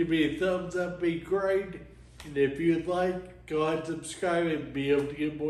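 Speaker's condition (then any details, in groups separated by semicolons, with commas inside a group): Friedreich's ataxia; inherited gene defect, affects nerves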